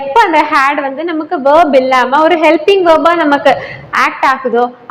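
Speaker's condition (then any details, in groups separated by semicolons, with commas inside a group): No condition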